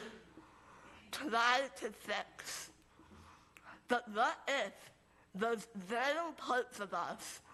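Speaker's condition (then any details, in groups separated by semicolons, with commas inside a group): Moebius syndrome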